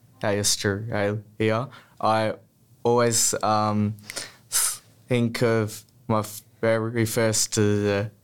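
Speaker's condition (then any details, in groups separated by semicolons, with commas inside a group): Stutter; childhood stutter; prolonged sounds, blocks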